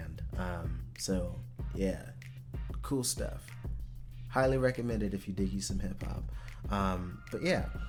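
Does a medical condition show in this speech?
No.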